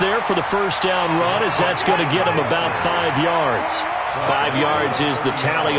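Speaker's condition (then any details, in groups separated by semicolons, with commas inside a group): No condition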